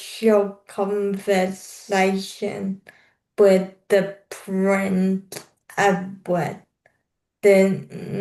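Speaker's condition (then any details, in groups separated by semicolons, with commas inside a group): Cerebral palsy; slower speaking pace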